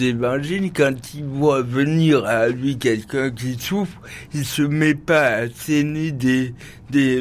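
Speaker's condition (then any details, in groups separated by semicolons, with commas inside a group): Cerebral palsy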